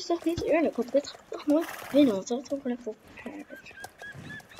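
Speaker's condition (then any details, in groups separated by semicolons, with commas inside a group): No condition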